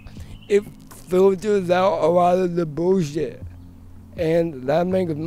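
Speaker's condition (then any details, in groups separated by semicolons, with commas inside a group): Cerebral palsy; voice noticeably affected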